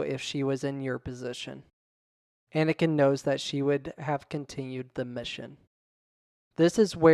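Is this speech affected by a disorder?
No.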